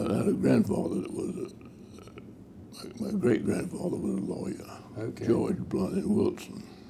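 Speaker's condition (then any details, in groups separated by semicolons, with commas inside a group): Parkinson's disease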